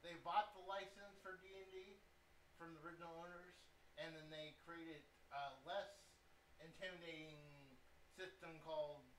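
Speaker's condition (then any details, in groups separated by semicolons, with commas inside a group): Cerebral palsy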